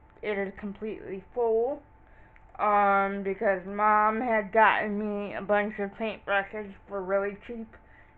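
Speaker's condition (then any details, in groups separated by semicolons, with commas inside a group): Cerebral palsy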